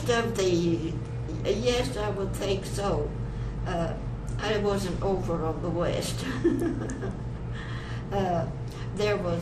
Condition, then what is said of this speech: Parkinson's disease. And getting the volume out instead of mumbling and groaning in here.